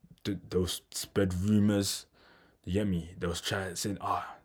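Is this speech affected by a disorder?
Yes: stuttering; slight stammer, past leg problems treated with physiotherapy; episode recorded back to back, left unedited and raw; stuttered speech; here repeated sounds, prolonged sounds.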